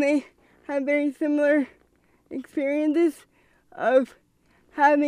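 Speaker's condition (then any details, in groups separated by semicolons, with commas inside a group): Cerebral palsy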